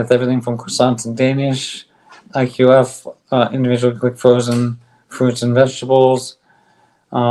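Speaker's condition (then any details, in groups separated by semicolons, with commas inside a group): ALS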